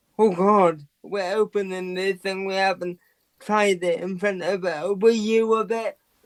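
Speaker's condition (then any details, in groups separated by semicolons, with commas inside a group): Quadriplegic cerebral palsy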